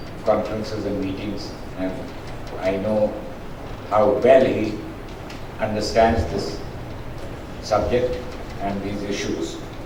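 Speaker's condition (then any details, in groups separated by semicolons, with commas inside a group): No condition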